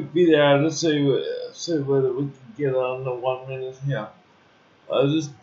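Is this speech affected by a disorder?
Yes: cerebral palsy; uses wheelchair.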